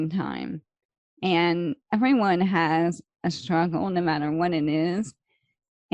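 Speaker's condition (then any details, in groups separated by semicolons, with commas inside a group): ALS; slow progressing form; about 17 years since diagnosis, relatively mildly affected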